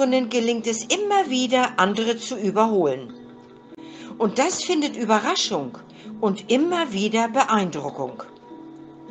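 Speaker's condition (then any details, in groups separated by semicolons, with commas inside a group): No condition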